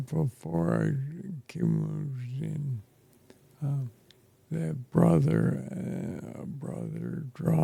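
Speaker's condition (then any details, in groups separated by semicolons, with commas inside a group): ALS; affects chest and throat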